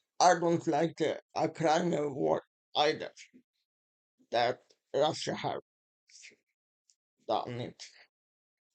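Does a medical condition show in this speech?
Yes: muscular Parkinson.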